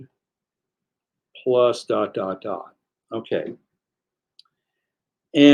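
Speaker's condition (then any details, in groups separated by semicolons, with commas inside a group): No condition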